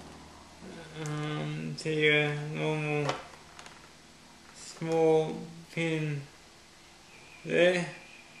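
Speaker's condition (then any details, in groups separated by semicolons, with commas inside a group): Cerebral palsy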